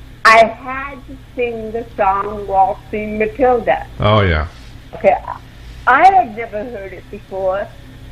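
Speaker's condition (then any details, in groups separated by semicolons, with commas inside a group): Cerebral palsy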